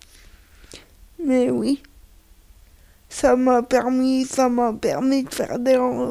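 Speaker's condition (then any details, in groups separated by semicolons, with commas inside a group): Cerebral palsy; speech and expression disability, articulation on radio needs considerable effort and concentration, slight stumbling on early questions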